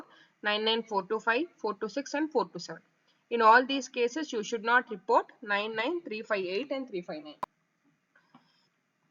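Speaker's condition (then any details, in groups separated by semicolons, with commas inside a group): No condition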